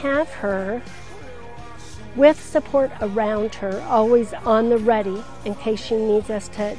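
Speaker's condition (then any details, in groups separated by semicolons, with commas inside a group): No condition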